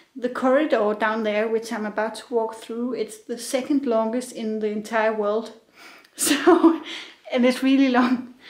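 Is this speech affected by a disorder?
No.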